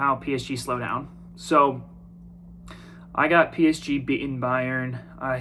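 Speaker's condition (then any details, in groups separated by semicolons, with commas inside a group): No condition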